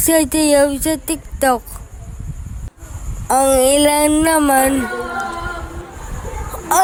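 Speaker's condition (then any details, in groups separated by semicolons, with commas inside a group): Cerebral palsy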